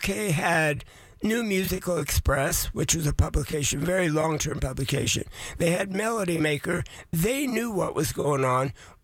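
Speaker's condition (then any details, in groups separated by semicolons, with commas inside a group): Voice changed after vocal cord surgery; vocal cord surgery about two years ago, man aged 81; about two years since vocal cord surgery; likened to Miles Davis after surgery, may sound less clear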